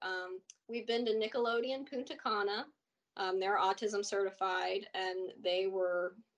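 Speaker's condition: No condition

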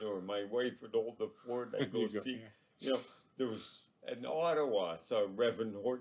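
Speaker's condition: ALS; progressive

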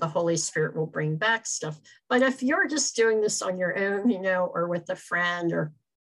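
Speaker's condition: Cleft palate; congenital, extremely severe

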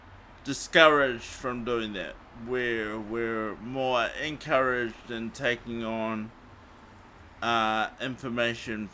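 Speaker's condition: Cerebral palsy; surgery at about age five due to cerebral palsy

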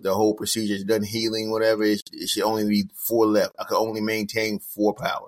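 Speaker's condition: No condition

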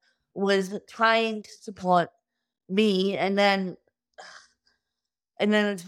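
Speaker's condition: Cerebral palsy; difficulty speaking

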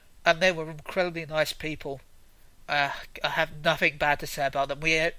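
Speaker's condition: No condition

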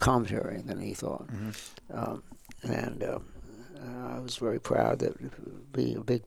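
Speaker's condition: Parkinson's; diagnosed about 50 years ago, first sign wrist tremor

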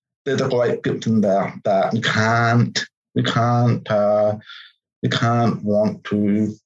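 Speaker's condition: Profound deafness; congenital profound deafness, born deaf

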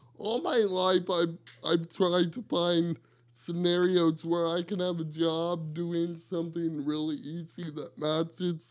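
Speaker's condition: Cerebral palsy; wheelchair user

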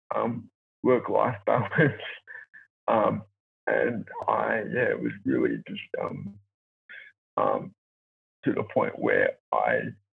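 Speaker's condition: Cerebral palsy; born two months premature

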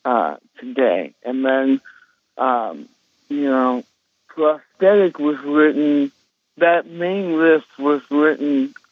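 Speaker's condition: Cerebral palsy; congenital

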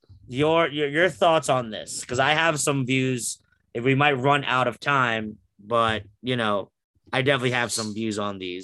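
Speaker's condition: No condition

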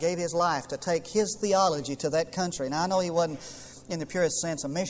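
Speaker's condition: No condition

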